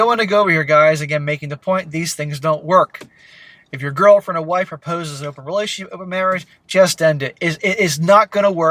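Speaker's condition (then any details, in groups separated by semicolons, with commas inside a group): No condition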